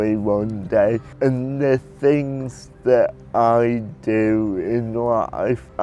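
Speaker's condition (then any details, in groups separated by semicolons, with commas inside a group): Cerebral palsy; from birth; predicted never to talk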